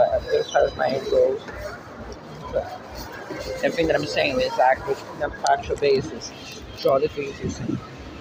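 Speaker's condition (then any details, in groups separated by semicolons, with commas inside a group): No condition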